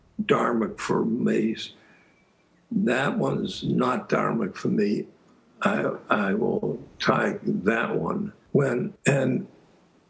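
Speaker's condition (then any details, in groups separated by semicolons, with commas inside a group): Aphasia; speech stops, and things like that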